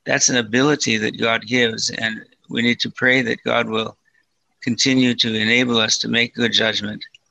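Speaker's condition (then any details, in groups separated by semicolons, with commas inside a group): Parkinson's disease; Parkinson's disease diagnosed about six years before recording; about six years since diagnosis, mild symptoms, little progression, still able to work and teach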